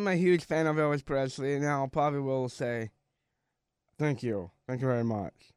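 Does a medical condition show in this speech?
Yes: Down syndrome.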